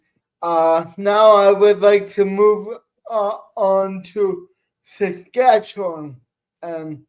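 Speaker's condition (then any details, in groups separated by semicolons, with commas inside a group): Cerebral palsy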